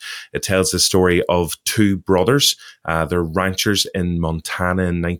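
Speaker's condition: No condition

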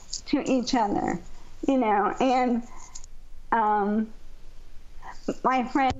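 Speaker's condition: ALS; used amplifier much of the time to be heard

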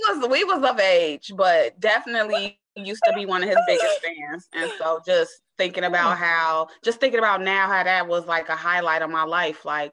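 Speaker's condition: No condition

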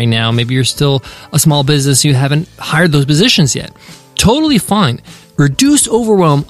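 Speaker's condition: No condition

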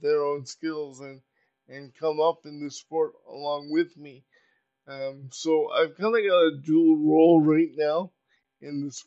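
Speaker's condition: Cerebral palsy; very poor balance

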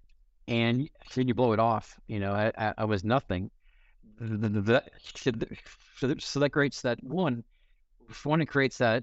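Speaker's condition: Stuttering; stutters in conversation, disfluencies may sound like audio buffering; repeated sounds, repeated words, blocks

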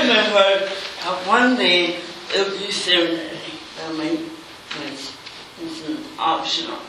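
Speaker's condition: Cerebral palsy

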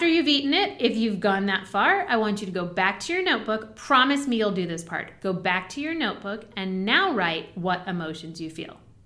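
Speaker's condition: No condition

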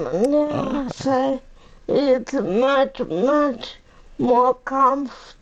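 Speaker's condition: Cerebral palsy; uses a power chair; 45 years old

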